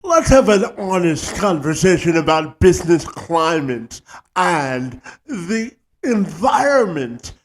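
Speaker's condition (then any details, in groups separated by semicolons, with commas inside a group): Cerebral palsy; from birth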